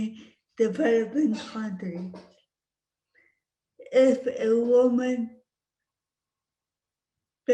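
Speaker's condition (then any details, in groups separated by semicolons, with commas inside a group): Cerebral palsy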